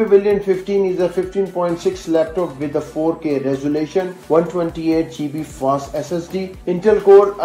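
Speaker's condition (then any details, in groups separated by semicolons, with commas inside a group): No condition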